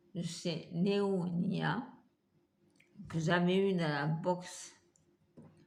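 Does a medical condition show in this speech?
Yes: multiple sclerosis.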